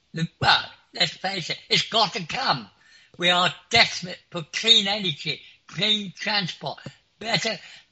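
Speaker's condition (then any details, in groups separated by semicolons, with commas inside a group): Clinically deaf; clinically deaf since school age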